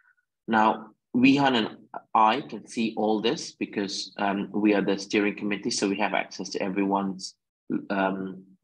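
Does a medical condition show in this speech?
No.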